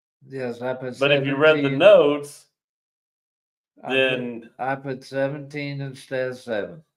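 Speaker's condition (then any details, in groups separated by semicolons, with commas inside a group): ALS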